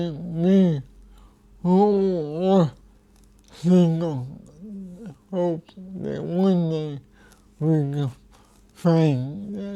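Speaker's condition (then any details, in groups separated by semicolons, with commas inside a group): Cerebral palsy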